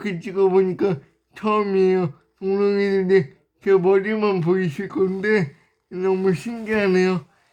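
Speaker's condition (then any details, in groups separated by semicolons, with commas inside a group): Brain lesion disability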